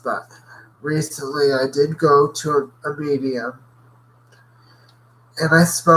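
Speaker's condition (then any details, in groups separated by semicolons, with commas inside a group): Cerebral palsy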